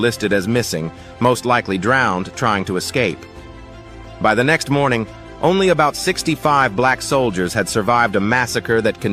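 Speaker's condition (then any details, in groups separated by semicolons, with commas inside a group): No condition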